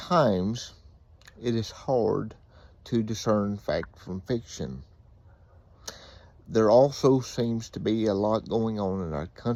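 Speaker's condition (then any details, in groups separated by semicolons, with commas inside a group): Cerebral palsy; reports speaking clearly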